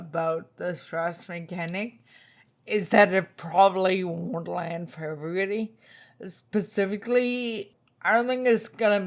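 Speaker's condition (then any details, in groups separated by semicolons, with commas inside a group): Spinocerebellar ataxia type 2, SCA2; tongue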